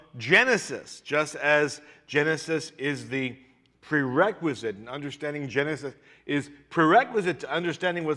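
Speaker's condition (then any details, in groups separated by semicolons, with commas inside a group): No condition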